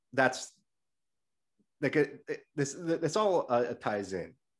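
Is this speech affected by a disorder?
Yes: stutter; stutter audible during recording; stutter eases in native accent and rehearsed cadence, worse with nerves, blocks when rushing words; here repeated sounds, repeated words.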